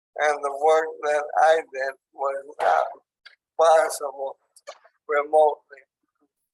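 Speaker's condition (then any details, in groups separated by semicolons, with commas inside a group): ALS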